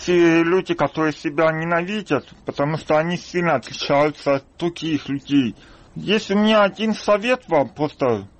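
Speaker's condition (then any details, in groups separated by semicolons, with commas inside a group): Deafness, congenital; speaks little, lip-reads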